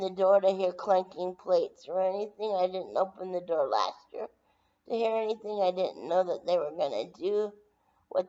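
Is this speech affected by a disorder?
Yes: brain injury.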